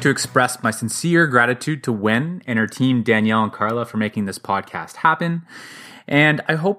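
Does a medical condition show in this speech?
No.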